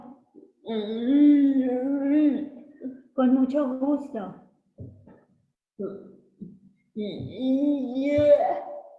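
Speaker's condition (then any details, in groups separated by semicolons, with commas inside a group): Cerebral palsy; since birth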